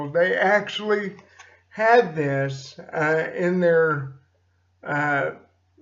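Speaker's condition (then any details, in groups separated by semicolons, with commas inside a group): Cerebral palsy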